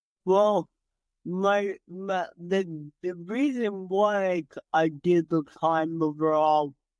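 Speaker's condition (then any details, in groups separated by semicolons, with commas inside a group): Cerebral palsy; from birth, entire left side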